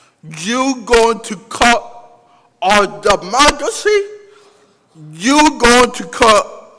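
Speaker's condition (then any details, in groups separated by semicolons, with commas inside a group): Cerebral palsy; with intellectual disability; past speech therapy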